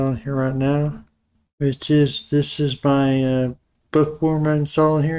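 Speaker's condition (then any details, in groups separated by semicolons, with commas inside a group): Parkinson's disease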